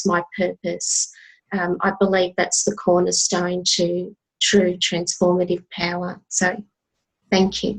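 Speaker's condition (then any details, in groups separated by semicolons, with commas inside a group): No condition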